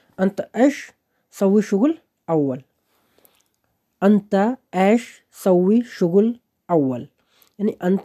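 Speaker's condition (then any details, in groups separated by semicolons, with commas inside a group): No condition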